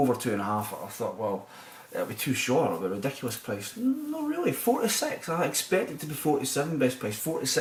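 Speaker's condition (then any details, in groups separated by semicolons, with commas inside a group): No condition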